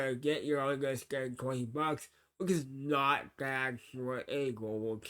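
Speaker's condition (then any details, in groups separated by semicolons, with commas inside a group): Cerebral palsy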